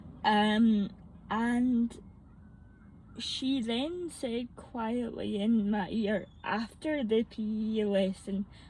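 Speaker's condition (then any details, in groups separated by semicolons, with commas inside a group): Mixed cerebral palsy; mixed type, earlier described as ataxic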